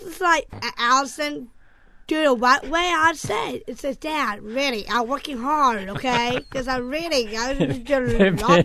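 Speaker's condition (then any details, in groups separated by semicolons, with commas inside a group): Down syndrome; from birth, delivering doctor concerned at once, diagnosis confirmed about 2 weeks after birth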